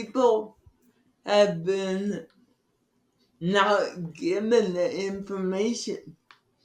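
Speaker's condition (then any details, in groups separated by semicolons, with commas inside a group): Cerebral palsy; from birth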